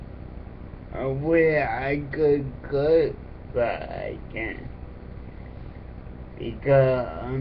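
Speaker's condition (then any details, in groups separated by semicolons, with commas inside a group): Cerebral palsy; affects speech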